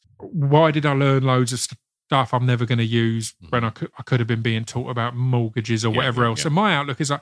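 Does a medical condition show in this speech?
Yes: stutter; worsened around GCSE years, parents tried speech therapist, then hypnotist for relaxation; stammer worsened in secondary school, prohibitive in places, hypnotist aimed at less stammering, less concern; here repeated sounds, blocks.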